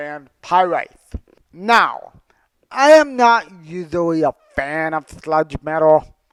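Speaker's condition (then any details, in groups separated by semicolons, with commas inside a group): Cerebral palsy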